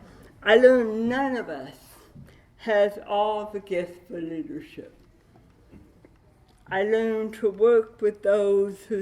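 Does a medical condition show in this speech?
Yes: cerebral palsy with dystonia.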